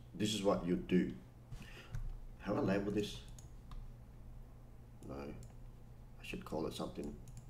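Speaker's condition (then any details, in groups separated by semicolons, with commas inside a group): No condition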